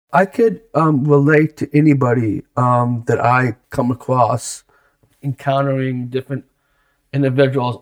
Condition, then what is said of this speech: Down syndrome. The fact that he can speak publicly, that's his talent.